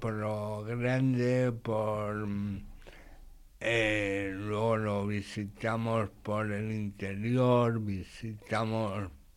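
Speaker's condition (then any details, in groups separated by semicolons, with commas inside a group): Condition akin to cerebral palsy; acquired after age three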